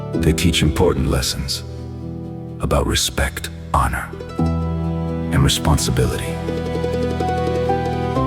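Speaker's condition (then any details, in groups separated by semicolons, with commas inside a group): No condition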